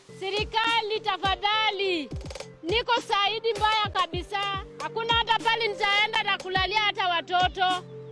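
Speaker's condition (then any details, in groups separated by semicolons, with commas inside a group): No condition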